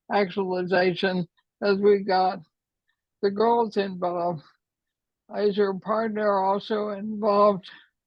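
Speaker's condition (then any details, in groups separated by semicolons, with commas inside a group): ALS; trouble speaking, voice affected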